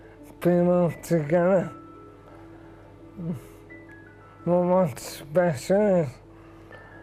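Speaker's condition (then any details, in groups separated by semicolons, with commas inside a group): Motor neurone disease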